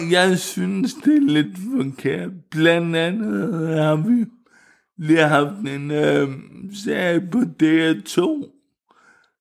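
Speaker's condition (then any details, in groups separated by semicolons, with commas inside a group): Cerebral palsy; wheelchair user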